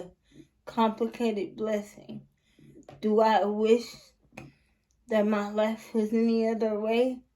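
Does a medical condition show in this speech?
Yes: cerebral palsy.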